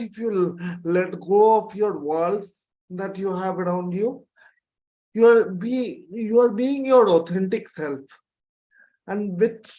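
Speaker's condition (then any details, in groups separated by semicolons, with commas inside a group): Cerebral palsy; from birth, four major surgeries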